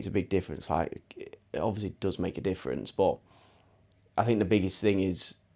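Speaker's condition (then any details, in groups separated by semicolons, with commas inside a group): No condition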